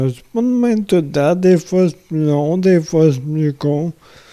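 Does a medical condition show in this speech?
Yes: amyotrophic lateral sclerosis.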